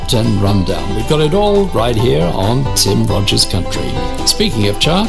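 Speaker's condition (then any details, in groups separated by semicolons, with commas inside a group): No condition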